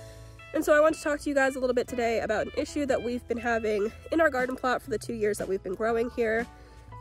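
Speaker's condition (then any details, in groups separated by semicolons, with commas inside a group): No condition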